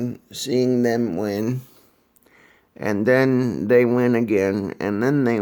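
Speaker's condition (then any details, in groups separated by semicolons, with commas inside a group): Cerebral palsy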